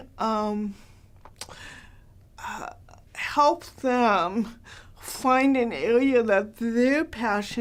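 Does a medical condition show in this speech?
Yes: cerebral palsy, mild; hard to understand.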